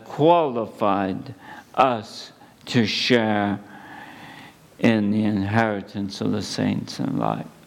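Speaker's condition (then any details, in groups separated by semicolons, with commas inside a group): ALS; at least a couple of months since diagnosis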